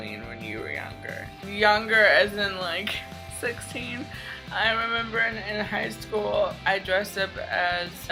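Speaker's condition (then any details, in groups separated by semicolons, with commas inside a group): Cerebral palsy, mild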